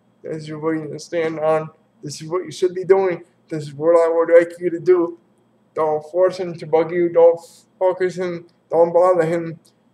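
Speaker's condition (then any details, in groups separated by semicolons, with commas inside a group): Cerebral palsy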